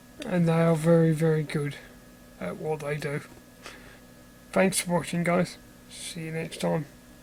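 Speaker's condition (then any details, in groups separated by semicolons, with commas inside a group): Cerebral palsy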